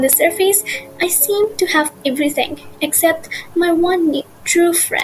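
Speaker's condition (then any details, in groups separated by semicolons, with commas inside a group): No condition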